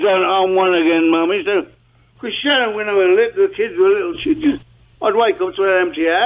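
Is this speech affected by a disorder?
Yes: Parkinson's disease, mild.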